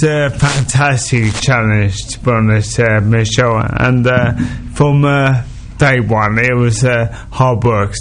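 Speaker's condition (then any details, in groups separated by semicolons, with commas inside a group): Motor neurone disease; speech heavily impacted, slowed down, slurred around the edges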